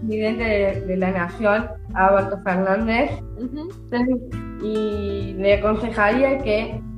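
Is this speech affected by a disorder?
Yes: Down syndrome; from birth.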